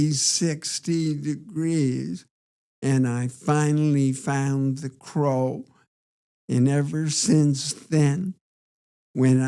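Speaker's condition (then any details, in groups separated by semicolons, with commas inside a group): Parkinson's disease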